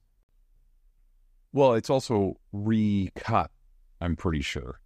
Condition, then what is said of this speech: None; typical speech.